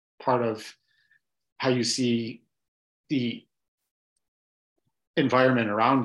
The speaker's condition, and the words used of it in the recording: Stuttering. And eventually I worked up to showing all of my stuttering all the time.